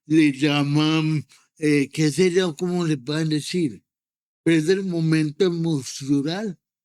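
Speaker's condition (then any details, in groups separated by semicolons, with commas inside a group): Cerebral palsy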